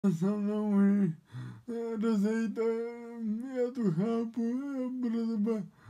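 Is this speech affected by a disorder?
Yes: ALS; fourth year, uses wheelchair, hands barely used; barely speaks, eye-tracking reader likely needed.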